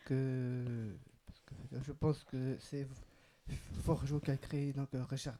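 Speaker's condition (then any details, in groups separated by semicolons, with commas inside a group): Down syndrome, trisomy 21; extra chromosome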